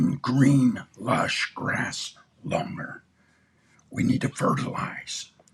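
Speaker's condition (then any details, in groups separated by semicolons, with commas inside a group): Throat cancer; tracheostomy tube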